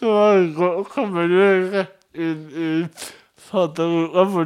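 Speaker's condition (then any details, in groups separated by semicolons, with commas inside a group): Cerebral palsy; speech difficulties, speech challenges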